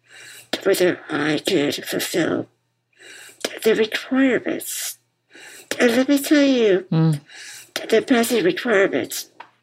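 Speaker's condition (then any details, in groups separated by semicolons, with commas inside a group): Muscular dystrophy; congenital form, diagnosed as toddler; wears BiPAP machine to help breathing; BiPAP machine audible while talking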